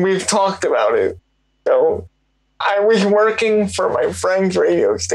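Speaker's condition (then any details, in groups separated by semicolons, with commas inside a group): Cerebral palsy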